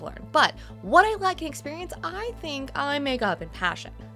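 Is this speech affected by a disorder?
No.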